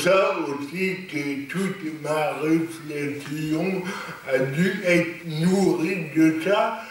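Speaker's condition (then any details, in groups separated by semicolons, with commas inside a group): Cerebral palsy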